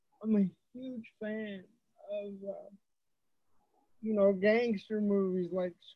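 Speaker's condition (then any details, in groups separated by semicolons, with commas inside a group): Cerebral palsy; voice erratic, pitch goes high and low, dictation software can't understand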